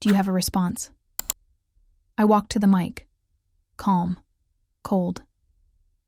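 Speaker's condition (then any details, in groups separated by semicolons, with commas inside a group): No condition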